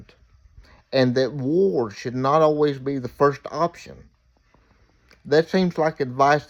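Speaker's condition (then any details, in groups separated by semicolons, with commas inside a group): Cerebral palsy; uses wheelchair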